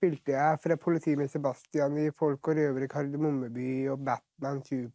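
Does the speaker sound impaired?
Yes: Down syndrome; present since birth; age 43.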